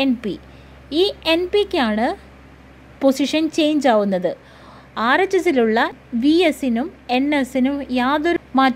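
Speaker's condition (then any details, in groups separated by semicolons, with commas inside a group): No condition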